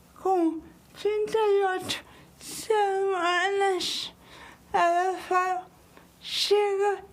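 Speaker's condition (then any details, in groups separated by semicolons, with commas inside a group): Cerebral palsy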